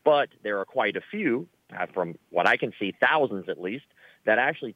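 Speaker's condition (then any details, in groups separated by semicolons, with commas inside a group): Cleft lip and palate; many surgeries as a child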